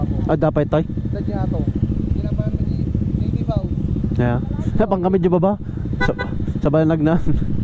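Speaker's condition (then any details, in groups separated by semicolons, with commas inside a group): No condition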